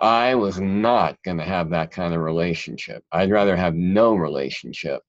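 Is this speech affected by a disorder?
Yes: cleft palate; present since childhood.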